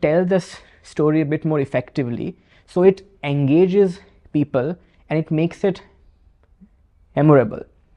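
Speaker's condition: Stammer; stammer since childhood, very quiet growing up; still stammers; prolonged sounds, blocks

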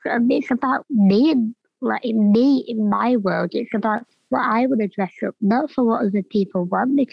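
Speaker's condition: Cleft palate; congenital

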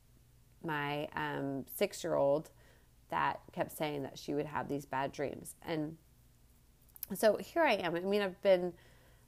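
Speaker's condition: No condition

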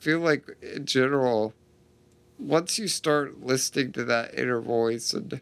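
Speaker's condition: Duchenne muscular dystrophy; still progressing

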